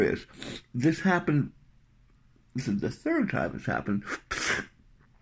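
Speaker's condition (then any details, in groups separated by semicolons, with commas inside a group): Tongue cancer surgery; tongue cancer surgery, skin graft to tongue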